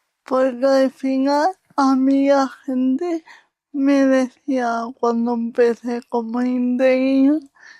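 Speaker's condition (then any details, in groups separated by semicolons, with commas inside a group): Cerebral palsy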